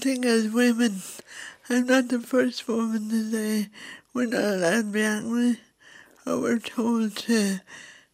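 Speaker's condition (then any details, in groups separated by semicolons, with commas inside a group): Cerebral palsy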